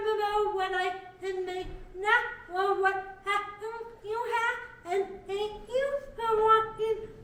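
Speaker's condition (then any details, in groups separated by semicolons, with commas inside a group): Cerebral palsy, spastic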